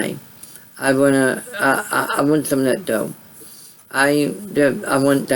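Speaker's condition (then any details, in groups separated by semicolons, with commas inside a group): Cerebral palsy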